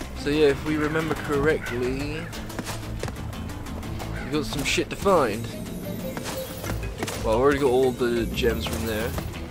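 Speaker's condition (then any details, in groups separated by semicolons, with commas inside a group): No condition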